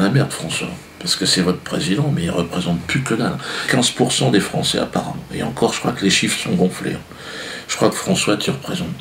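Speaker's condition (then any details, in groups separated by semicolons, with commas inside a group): No condition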